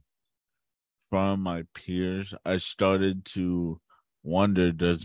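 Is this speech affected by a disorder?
Yes: cerebral palsy; speech reveals disability, speaks more slowly than others, articulate.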